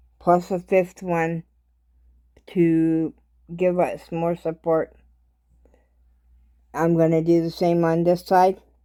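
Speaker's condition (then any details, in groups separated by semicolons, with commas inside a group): Cerebral palsy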